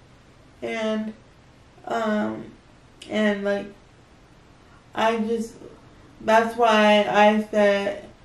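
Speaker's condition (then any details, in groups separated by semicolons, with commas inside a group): Cerebral palsy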